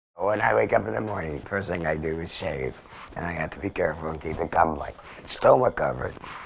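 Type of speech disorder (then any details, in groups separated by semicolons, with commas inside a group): Electrolarynx speech; total laryngectomy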